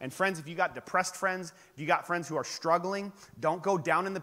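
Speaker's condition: No condition

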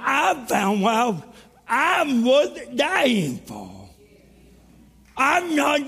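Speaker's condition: Cerebral palsy; from birth

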